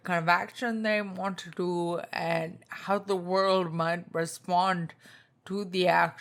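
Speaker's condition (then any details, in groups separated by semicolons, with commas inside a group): Spinocerebellar ataxia type 2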